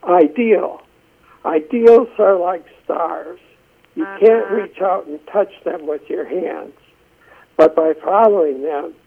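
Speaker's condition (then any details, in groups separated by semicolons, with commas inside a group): Essential tremor; drawings made shaky by the tremor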